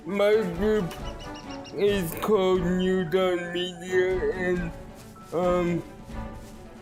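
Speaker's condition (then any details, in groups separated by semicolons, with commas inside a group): Cerebral palsy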